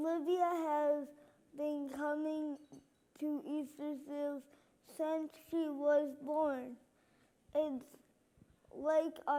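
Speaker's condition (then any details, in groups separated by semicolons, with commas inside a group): Cerebral palsy; left hand and left side affected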